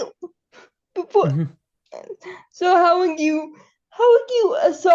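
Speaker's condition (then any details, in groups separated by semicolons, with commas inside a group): Cerebral palsy; able to articulate and speak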